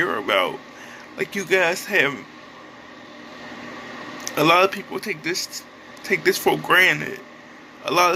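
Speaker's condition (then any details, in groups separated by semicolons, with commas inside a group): Cerebral palsy; affected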